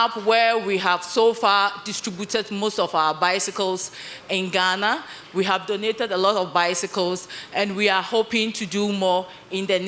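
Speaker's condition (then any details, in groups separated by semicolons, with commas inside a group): No condition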